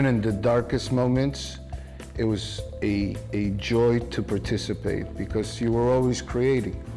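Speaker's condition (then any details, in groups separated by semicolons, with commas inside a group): No condition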